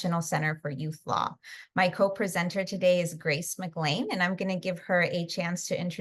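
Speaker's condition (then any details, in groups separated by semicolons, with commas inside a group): No condition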